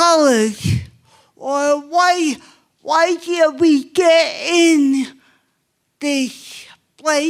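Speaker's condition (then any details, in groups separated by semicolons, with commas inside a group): Cerebral palsy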